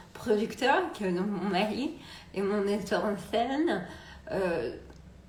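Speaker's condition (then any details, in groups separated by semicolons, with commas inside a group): Multiple sclerosis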